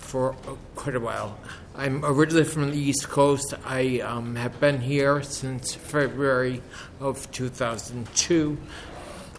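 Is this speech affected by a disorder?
Yes: PML brain virus, progressive multifocal leukoencephalopathy; PML brain virus diagnosed about 18 years ago, HIV positive about 29 years, poor balance; speech impairment caused by PML.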